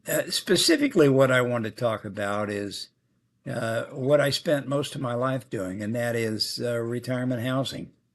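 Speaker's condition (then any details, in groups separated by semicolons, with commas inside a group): No condition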